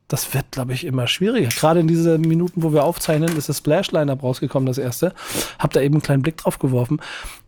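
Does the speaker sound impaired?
No.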